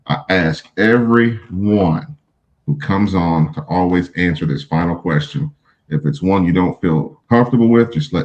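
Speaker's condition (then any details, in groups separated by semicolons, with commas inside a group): No condition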